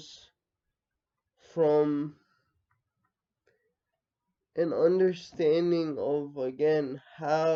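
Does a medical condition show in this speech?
Yes: cerebral palsy, mixed, mild.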